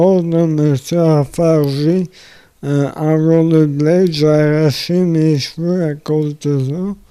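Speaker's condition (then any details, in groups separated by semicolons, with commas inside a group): Amyotrophic lateral sclerosis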